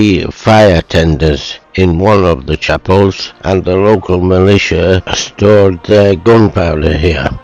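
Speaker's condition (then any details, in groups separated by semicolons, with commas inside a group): Motor neuron disease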